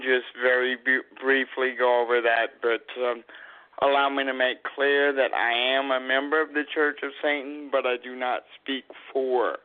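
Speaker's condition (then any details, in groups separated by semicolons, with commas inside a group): Cerebral palsy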